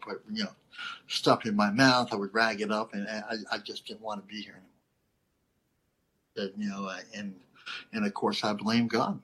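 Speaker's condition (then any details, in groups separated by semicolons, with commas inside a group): Cleft lip and palate; not fully formed at birth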